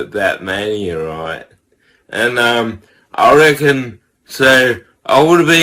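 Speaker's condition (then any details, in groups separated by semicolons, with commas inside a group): Cerebral palsy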